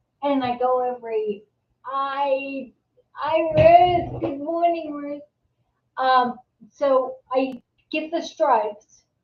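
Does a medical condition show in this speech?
Yes: multiple sclerosis; secondary progressive.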